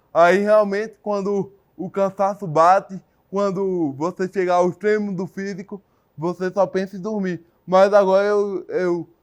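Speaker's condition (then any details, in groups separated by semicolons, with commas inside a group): Cerebral palsy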